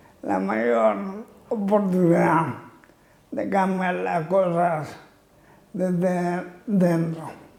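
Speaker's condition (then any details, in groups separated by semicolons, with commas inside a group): Amyotrophic lateral sclerosis (ela)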